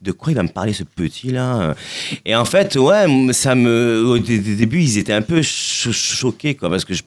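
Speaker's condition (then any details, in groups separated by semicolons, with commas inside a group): Stuttering; lifelong mild stutter, uncle stutters severely, born without pelvis, half femurs missing, never operated, learned to walk; no stuttering heard on Vivre FM radio, fluent, Marseille accent; sometimes gets stuck on words, no stutter on stage at Alhambra or radio, better when positive; repeated sounds, prolonged sounds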